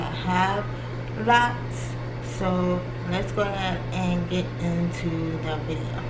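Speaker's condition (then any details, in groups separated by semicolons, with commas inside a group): Cerebral palsy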